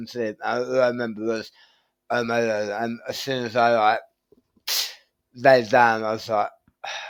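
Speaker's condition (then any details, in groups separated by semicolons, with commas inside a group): Tongue cancer surgery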